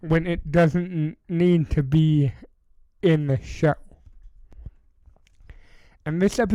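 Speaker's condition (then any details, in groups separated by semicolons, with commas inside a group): Cerebral palsy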